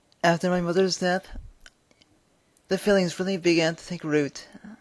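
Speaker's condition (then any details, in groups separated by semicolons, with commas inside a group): Cerebral palsy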